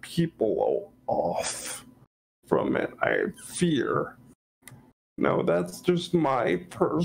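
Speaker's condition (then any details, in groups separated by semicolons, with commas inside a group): Cerebral palsy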